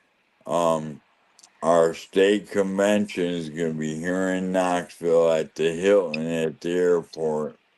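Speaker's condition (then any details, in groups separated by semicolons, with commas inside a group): ALS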